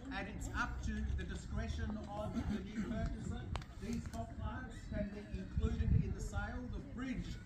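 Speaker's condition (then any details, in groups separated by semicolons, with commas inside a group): No condition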